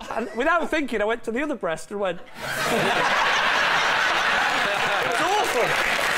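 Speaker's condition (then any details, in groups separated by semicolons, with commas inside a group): No condition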